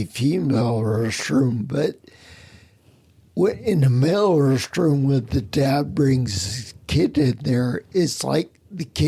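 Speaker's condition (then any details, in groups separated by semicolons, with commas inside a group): Spinocerebellar ataxia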